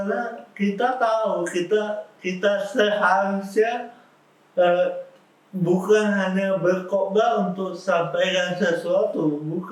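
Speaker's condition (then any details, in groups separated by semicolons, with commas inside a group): Cerebral palsy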